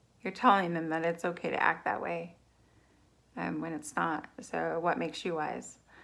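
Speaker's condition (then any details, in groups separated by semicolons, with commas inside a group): No condition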